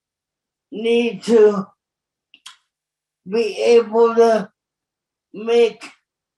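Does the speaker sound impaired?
Yes: cerebral palsy; born very premature, staff help with Hoyer lift transfers in and out of bed.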